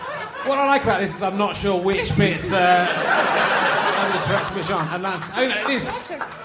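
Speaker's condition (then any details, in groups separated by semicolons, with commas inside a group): No condition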